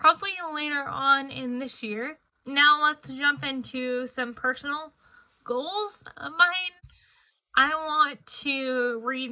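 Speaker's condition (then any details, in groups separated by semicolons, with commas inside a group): Cerebral palsy, spastic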